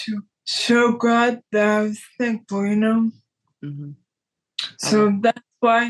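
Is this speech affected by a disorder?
Yes: traumatic brain injury; caused by car wreck; relearned talking.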